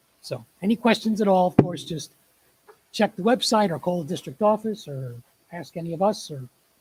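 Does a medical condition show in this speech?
No.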